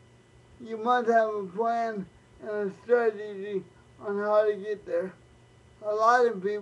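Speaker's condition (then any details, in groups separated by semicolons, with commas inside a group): Cerebral palsy, spastic, mild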